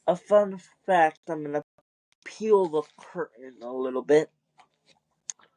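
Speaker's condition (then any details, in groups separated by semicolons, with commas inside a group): Cerebral palsy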